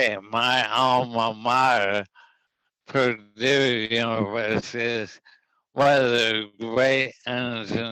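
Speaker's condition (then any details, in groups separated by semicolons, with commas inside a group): ALS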